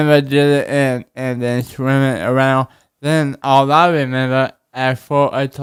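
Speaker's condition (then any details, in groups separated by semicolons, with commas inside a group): Cerebral palsy; spine surgery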